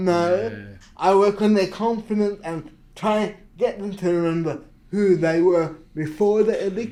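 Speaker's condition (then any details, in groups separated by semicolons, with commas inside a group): Cerebral palsy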